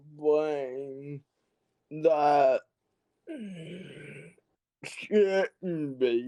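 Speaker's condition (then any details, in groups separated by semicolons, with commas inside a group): Cerebral palsy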